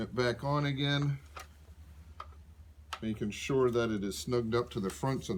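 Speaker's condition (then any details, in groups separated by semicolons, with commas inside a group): No condition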